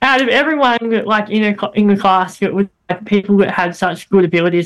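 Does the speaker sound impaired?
Yes: bilateral cleft lip and palate; congenital, first operation at three months, many childhood operations, hip-to-mouth bone graft, throat operation, low motor skills; speech therapy in childhood and after operations into high school, once squeaky, very airy, nasal, much improved.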